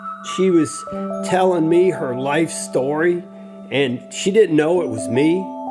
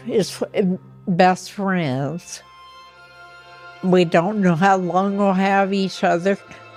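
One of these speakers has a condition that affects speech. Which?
The second: ataxia; affects motor skills and voice; progressive, cannot write or type; speaking problems over last couple of years.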